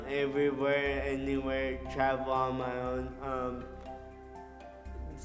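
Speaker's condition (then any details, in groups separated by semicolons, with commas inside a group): Cerebral palsy; diagnosed shortly after birth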